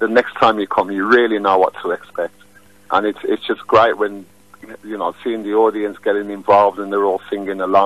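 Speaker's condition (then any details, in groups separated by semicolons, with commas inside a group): No condition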